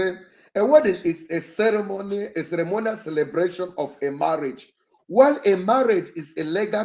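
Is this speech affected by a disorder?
No.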